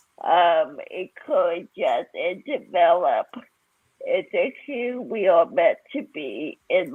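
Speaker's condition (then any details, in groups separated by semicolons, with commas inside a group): Cerebral palsy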